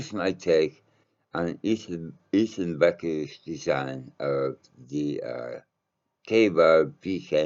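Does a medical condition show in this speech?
Yes: mouth cancer.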